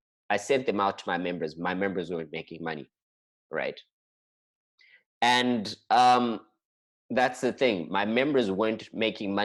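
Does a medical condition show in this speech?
No.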